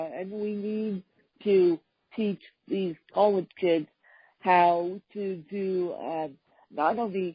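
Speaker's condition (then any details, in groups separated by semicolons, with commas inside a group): Cerebral palsy; speech impediment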